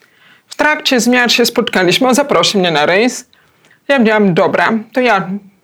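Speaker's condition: Hard of hearing, cochlear implant

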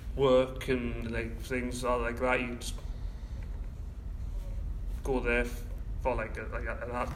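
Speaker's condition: Speech impediment; since birth, lifelong; more confident speaking than 10 to 15 years ago; silent blocks when speaking in groups, e.g. introducing self, makes coaching courses harder; repeated sounds, blocks

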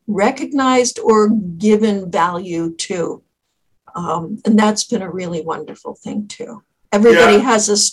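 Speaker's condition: No condition

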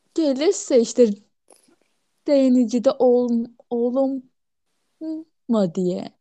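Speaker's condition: Stuttering; failed 10-15 day cure center in Turkey, tongue and jaw exercises, practiced speech modification; part-word and sound repetitions, frequent fillers e and hani; repeated sounds, prolonged sounds

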